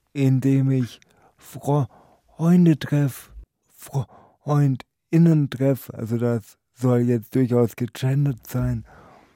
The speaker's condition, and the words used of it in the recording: Stuttering. Sie nennen sich selbst einen ja, stotternden Wortakrobaten.